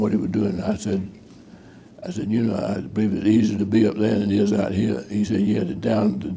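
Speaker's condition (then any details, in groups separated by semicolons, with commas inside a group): Parkinson's disease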